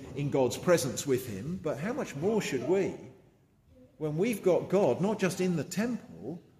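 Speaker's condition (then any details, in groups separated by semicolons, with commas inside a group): No condition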